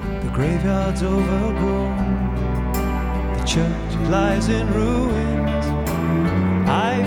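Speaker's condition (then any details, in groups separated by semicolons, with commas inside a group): No condition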